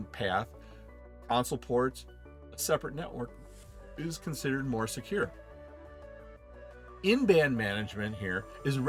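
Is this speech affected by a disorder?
No.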